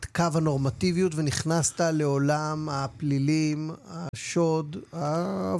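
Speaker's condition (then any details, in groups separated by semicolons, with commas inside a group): No condition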